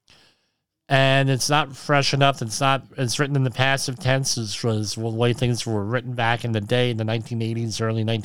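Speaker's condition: Cleft lip and palate

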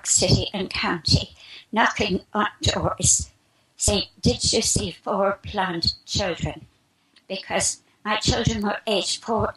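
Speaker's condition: Spasmodic dysphonia; spasmodic dysphonia for past 3 years, described as strangulation of the esophagus; expects to speak perfectly in a few minutes, asks hosts for healing meanwhile

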